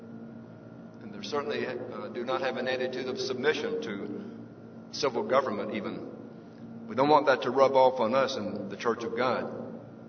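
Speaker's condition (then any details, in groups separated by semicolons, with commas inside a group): No condition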